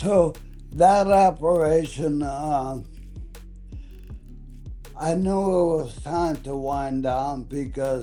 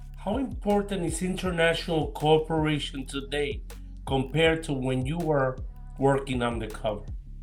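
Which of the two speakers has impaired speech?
The first: ALS.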